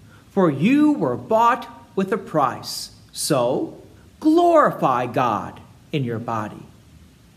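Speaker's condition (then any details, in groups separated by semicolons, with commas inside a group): No condition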